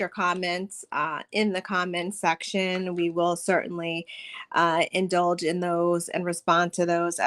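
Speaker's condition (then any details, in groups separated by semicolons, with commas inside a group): No condition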